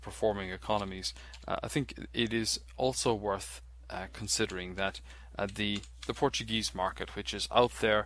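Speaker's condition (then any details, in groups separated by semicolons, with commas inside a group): No condition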